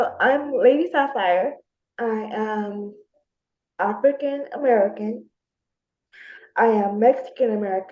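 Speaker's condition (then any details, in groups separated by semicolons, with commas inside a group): Spastic diplegia cerebral palsy; spastic diplegia, right-side hemiplegia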